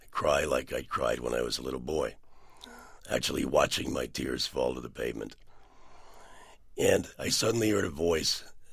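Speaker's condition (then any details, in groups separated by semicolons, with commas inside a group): Partial laryngectomy for throat cancer, partial, 80% of larynx removed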